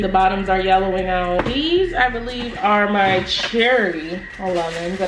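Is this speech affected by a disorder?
No.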